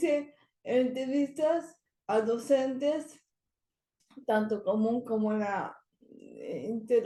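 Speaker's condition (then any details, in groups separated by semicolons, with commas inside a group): Cerebral palsy; speech not very good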